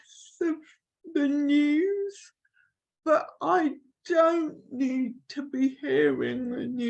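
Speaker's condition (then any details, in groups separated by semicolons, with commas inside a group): Cerebral palsy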